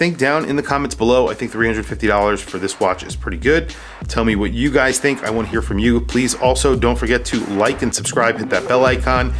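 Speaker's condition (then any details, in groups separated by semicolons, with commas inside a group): No condition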